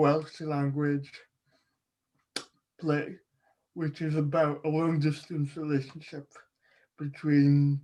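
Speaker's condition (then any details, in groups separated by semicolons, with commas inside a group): Cerebral palsy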